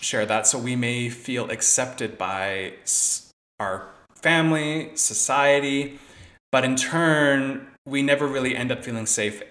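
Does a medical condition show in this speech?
Yes: stutter; speech impediment, once felt as a reason not to speak up; past fear that speech would be garbled or caught in throat; here repeated sounds.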